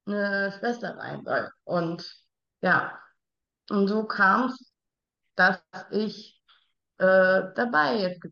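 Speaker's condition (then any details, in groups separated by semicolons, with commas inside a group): Down syndrome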